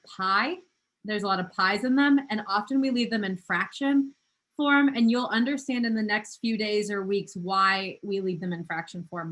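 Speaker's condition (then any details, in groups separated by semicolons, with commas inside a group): No condition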